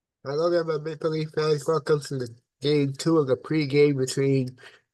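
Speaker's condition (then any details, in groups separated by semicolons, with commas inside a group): Cerebral palsy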